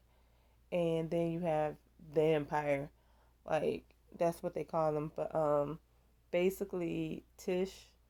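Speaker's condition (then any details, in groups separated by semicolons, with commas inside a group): No condition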